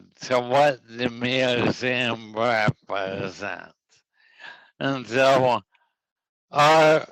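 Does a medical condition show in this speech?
Yes: ALS.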